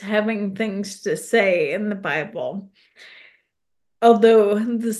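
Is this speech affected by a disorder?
Yes: ALS; repeated falls on walks from about two years ago.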